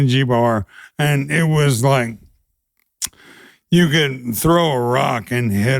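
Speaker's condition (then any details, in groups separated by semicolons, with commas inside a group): ALS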